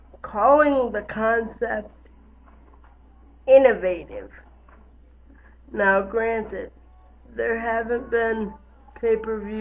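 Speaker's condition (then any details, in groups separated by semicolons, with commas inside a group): Cerebral palsy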